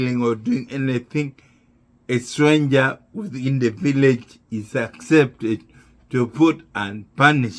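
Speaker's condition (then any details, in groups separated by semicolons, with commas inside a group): Neurological disease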